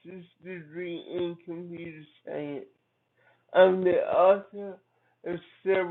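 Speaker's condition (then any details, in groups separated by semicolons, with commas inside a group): Cerebral palsy; from birth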